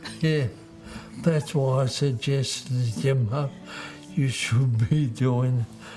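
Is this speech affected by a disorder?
Yes: motor neurone disease; onset cramp while running.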